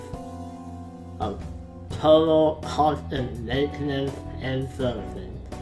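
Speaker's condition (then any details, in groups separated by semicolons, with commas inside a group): Facial palsy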